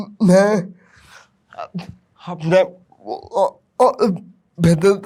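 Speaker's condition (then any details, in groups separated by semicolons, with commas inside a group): Cerebral palsy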